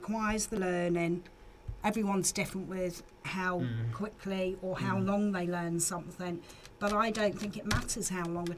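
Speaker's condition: No condition

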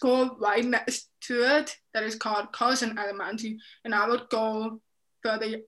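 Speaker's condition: Deafness, profound, severe; right hearing aid

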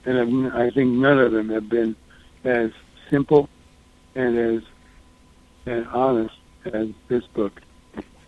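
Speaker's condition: Parkinson's disease; frozen face first noticed by a doctor, confirmed by Parkinson specialists; throat getting closed up, losing voice

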